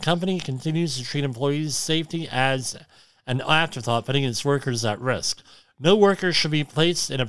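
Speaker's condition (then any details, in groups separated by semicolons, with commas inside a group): Cleft lip and palate; severe speech impediment while growing up, implied much improved now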